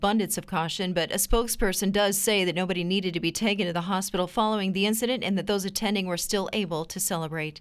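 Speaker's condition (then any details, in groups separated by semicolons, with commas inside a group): No condition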